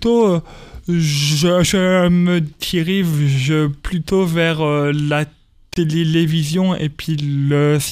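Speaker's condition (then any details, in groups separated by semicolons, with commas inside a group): Stuttering; stuttering since early childhood at school, speech therapy helped; repeated sounds, prolonged sounds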